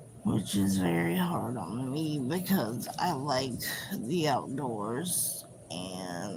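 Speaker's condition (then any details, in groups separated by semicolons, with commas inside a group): Cerebral palsy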